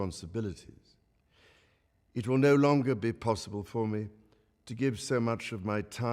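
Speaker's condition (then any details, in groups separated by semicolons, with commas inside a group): No condition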